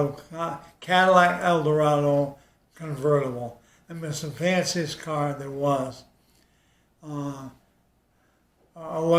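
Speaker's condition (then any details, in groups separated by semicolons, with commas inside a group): ALS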